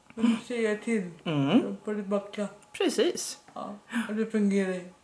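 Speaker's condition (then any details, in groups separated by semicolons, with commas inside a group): Dyskinetic cerebral palsy, severe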